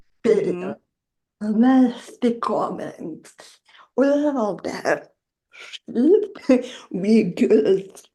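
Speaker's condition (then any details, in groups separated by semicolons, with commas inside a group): Generalized dystonia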